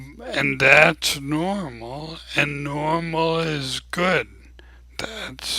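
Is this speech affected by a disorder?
Yes: ALS; abnormally slow voice.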